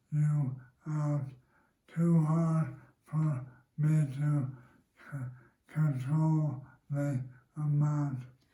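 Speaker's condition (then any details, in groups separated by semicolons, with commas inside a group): ALS; excess saliva, pauses, slower less clear speech, can swallow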